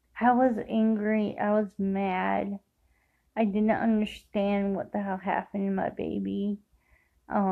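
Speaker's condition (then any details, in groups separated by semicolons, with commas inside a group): Cerebral palsy; affects walking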